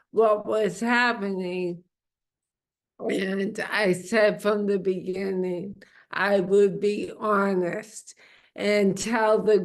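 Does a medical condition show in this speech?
Yes: amyotrophic lateral sclerosis; onset left foot dragging, progressing to limp.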